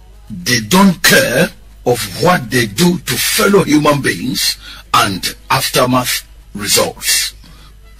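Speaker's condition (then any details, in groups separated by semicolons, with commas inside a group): No condition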